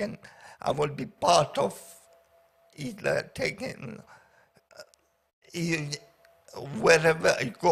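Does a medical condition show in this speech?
Yes: paraplegia with essential tremor.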